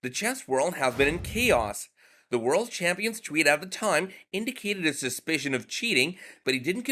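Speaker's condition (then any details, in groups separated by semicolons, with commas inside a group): No condition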